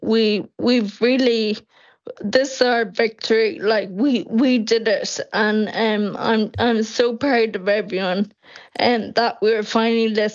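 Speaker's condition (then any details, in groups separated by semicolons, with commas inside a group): Friedreich's ataxia; progressive, diagnosed about 16 years ago, no treatment available at diagnosis; speech, swallow, hearing and eyesight affected over years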